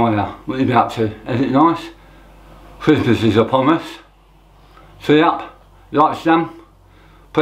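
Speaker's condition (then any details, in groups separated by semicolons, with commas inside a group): Tongue cancer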